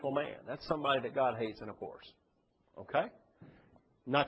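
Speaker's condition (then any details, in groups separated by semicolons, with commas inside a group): No condition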